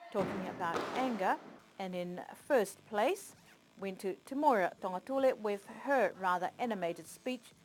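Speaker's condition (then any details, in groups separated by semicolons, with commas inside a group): No condition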